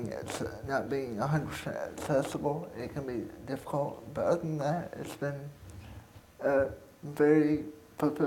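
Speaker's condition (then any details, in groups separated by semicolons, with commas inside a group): Cerebral palsy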